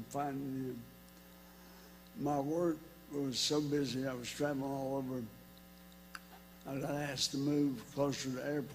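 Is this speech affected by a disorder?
Yes: ALS.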